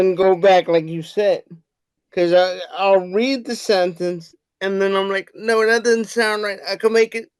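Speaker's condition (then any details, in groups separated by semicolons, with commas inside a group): Cerebral palsy; wheelchair user, types with one finger; unstable voice pitch, speech-to-text struggles, childhood speech therapy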